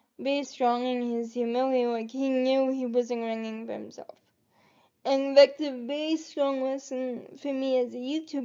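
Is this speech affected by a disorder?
Yes: cerebral palsy; able to articulate and speak.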